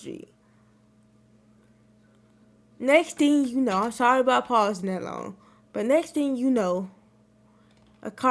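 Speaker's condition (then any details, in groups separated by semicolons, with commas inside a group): Cerebral palsy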